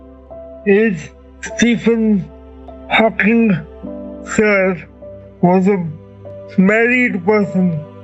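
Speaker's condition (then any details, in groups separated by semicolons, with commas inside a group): Cerebral palsy; slow to speak, speech improves with continued talking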